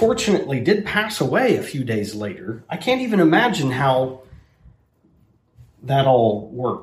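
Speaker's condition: No condition

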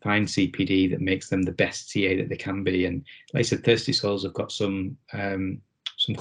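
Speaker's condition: No condition

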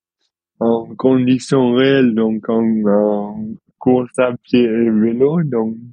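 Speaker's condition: Dystonia; present since birth

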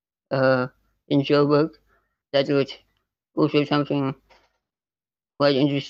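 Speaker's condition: Spinal muscular atrophy type 2; neuromuscular

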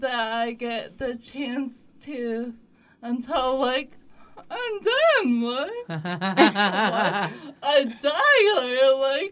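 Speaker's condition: Cerebral palsy; avoids injury

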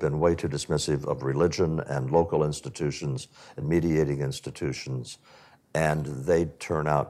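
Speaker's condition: No condition

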